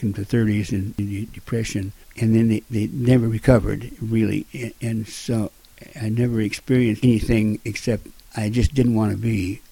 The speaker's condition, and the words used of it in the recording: Stuttering. I'm not talking very good now, I admit that.